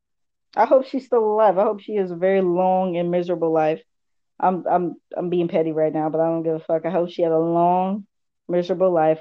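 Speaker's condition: No condition

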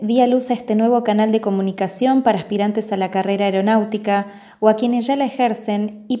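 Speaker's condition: No condition

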